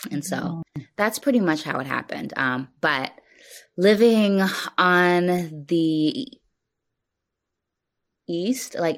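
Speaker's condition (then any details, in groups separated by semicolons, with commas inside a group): Stuttering; stuttering since childhood, very severe when younger; still stutters during recording; stutter audible, as warned at the start; used social media to avoid always talking; prolonged sounds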